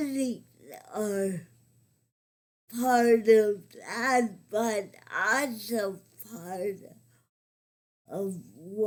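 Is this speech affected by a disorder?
Yes: cerebral palsy.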